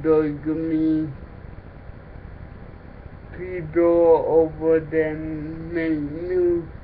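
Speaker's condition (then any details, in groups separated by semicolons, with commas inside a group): Cerebral palsy; physical disability affecting speech and motor skills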